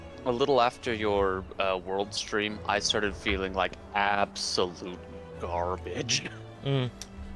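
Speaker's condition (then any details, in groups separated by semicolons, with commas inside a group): No condition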